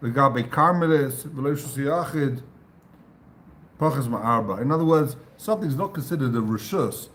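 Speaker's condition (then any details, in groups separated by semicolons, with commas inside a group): No condition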